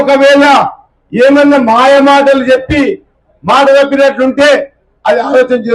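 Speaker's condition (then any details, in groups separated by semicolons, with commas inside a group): No condition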